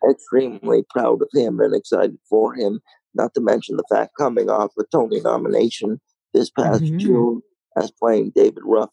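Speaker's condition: Cerebral palsy, mild; lungs collapsed three days after birth, lack of oxygen, bleeding in one brain area, incubator nine weeks, lifelong wheelchair

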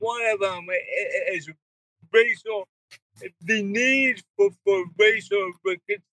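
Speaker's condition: Cerebral palsy; wheelchair user

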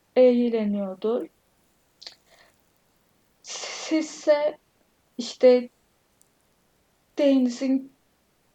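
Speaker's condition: Stuttering; other stutterers in family, attends stuttering self-help groups; frequent part-word and syllable repetitions, fillers, heavy stuttering; repeated sounds, prolonged sounds

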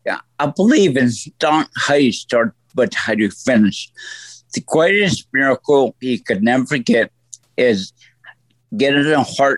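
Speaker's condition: Stroke; voice altered since stroke, lasting effect

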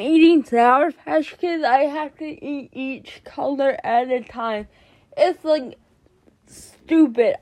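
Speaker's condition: Cerebral palsy; more jerking in class

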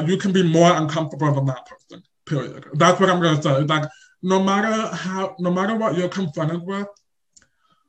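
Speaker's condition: Deaf or hard of hearing; does not hear everything

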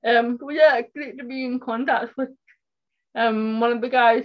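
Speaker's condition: Cerebral palsy; speech impairment

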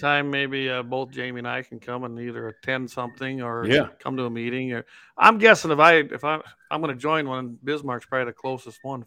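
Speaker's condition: No condition

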